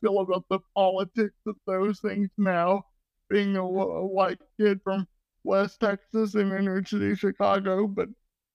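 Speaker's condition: Cerebral palsy

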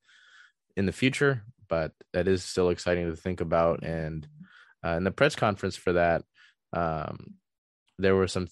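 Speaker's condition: No condition

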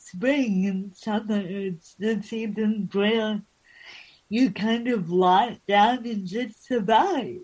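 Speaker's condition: Cerebral palsy

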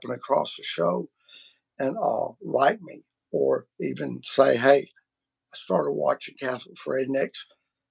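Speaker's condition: Vocal cord surgery; including laser treatment

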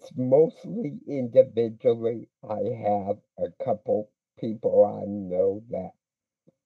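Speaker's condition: Speech impediment; weaker-looking muscles in childhood

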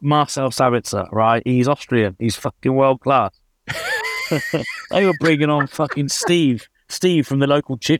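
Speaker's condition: No condition

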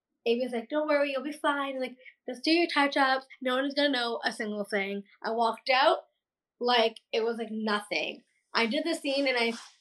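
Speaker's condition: Down syndrome; past speech therapy

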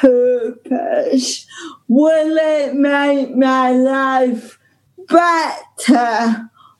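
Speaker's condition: Ataxic cerebral palsy; no breathing for 17 minutes

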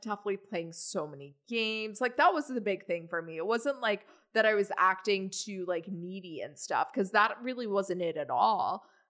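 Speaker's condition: No condition

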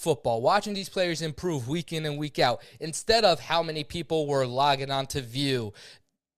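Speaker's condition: No condition

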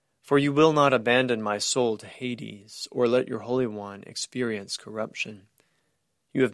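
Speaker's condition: No condition

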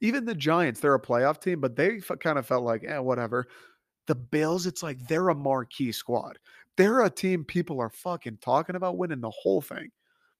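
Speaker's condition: No condition

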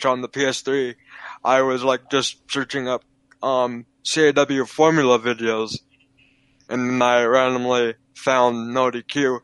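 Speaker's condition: Cerebral palsy, physical only

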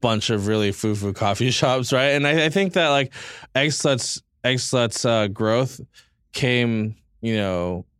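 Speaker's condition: No condition

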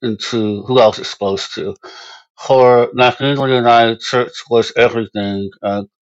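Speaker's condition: Moebius syndrome; congenital

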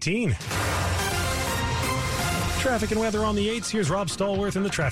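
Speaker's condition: No condition

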